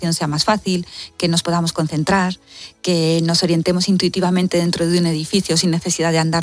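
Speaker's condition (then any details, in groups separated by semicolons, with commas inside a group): No condition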